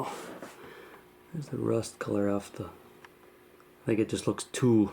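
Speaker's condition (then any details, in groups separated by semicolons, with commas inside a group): No condition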